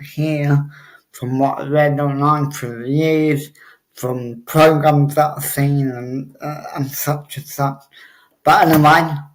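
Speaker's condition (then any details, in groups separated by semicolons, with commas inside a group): Cerebral palsy; wheelchair user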